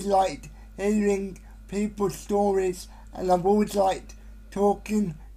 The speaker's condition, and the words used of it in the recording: Cerebral palsy. So even though I'm technically the worst type of cerebral palsy, I'm really lucky that I can communicate, because some people are not that lucky.